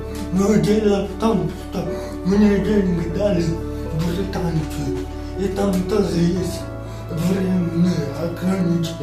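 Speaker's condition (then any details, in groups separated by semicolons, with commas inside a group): Cerebral palsy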